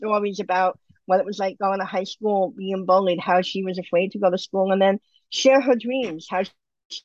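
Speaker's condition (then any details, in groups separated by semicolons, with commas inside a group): Bilateral cleft lip and palate; surgeries needed to function normally with eating, speaking, drinking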